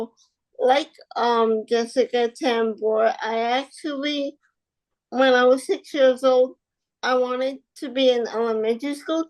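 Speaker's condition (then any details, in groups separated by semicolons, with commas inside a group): Spastic quadriplegic cerebral palsy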